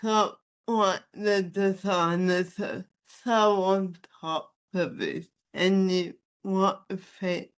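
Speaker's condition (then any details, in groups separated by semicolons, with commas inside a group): Athetoid spastic cerebral palsy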